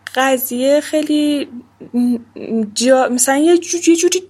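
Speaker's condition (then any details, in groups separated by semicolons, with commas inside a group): Stuttering; stutter worsening with age and stress, much worse after thyroid cancer shock two years ago, treatment not fully curative; stutter worse than ever at recording; uses filler phrases and word substitution to avoid blocks, fluent in some situations, hard reading aloud; repeated sounds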